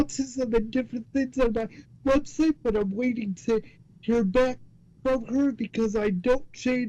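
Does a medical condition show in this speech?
Yes: cerebral palsy.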